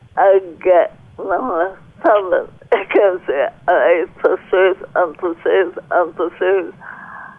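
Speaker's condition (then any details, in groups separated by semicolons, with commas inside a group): Cerebral palsy; impaired speech, noticeable to listeners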